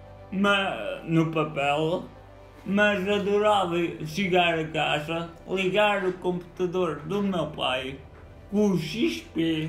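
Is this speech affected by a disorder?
Yes: cerebral palsy; since childhood, limited physical activity.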